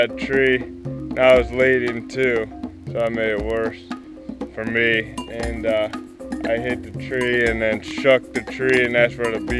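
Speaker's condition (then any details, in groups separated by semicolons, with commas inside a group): Cerebral palsy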